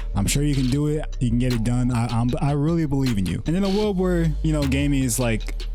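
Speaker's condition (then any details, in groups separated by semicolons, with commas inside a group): No condition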